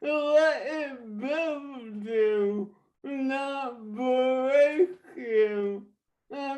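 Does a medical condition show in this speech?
Yes: traumatic brain injury.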